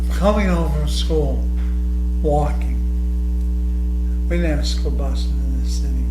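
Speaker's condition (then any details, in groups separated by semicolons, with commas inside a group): ALS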